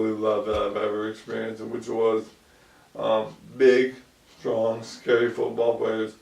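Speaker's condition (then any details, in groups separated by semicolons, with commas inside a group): ALS; about 2 years since onset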